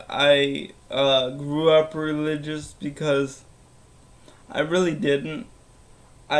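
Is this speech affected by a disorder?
Yes: cerebral palsy.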